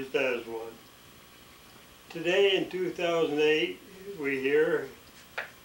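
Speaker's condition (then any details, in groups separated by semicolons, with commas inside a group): ALS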